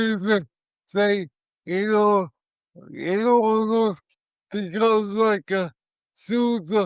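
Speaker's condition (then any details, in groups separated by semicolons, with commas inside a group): Cerebral palsy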